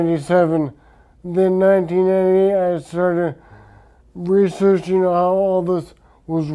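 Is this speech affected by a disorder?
Yes: traumatic brain injury; speech affected.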